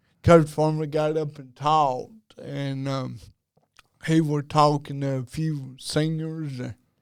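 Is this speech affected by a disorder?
Yes: cerebral palsy; diagnosed at about age two.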